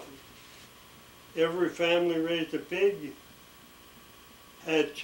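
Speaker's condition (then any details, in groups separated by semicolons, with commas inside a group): ALS; expects swallowing and breathing trouble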